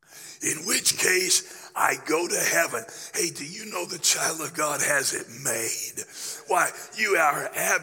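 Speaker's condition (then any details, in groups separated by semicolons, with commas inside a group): Laryngeal cancer after radiation, growth on voice box treated with radiation and chemotherapy; voice much better but not fully recovered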